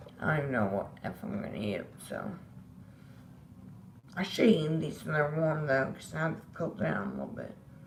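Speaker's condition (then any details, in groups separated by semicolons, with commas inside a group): Disability causing slurred speech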